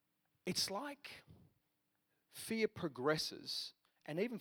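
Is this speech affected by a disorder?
No.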